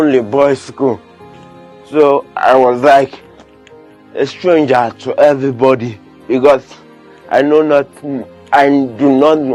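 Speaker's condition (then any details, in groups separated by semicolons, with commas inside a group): Cerebral palsy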